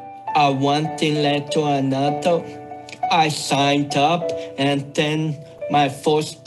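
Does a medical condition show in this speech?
Yes: cerebral palsy.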